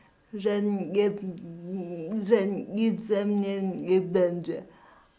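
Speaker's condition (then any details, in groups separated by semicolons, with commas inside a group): Cerebral palsy; from birth, affects hands, legs and face; predicted never to speak, learned through daily exercises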